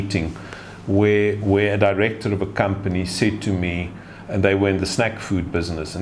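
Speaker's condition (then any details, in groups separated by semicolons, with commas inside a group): No condition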